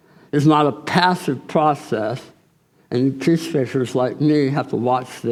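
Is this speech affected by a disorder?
Yes: tongue cancer surgery.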